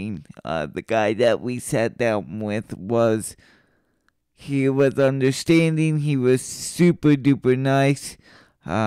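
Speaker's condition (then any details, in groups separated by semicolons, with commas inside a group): Cerebral palsy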